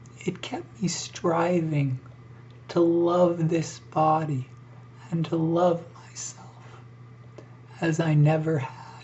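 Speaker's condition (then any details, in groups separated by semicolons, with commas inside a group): ALS; struggles to breathe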